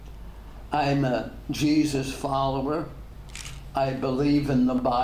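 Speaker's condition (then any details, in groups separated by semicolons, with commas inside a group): ALS; degenerative; diagnosed ten years ago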